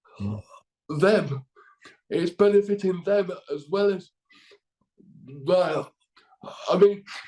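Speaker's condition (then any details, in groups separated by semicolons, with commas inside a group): Cerebral palsy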